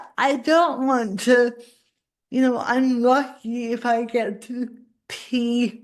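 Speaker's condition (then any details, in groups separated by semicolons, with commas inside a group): Cerebral palsy; spasticity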